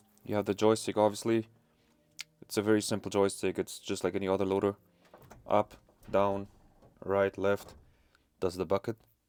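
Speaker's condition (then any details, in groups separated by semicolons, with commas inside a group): No condition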